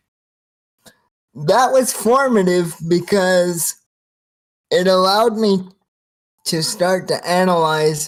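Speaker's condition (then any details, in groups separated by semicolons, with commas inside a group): Cerebral palsy, spastic quadriplegia, severe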